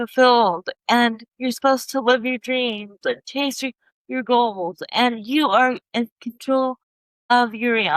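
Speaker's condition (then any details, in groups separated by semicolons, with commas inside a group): Cerebral palsy; present from birth, spasticity throughout entire body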